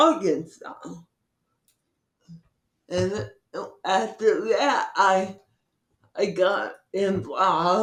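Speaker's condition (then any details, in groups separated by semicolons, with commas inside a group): Cerebral palsy; from birth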